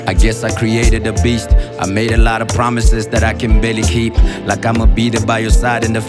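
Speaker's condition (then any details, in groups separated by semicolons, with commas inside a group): No condition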